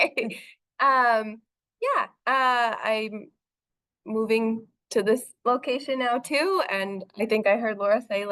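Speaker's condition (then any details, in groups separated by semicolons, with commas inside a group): No condition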